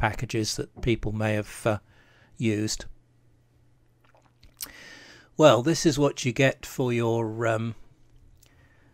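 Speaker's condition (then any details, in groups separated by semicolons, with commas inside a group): No condition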